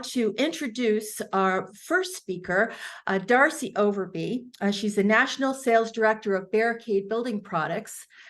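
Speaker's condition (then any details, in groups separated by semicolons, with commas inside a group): No condition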